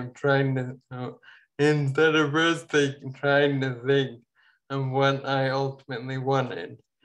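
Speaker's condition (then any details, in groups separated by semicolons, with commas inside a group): Ataxia; falls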